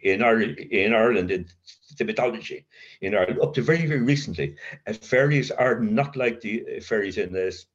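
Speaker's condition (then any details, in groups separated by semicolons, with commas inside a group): Covert stutter; severe childhood stutter with blocks, linked to adverse childhood experience, child guidance clinic, speechless while drinking; occasional blocks, stutters mostly in mind, thinks ahead around feared words, voice long felt fake; repeated sounds, repeated words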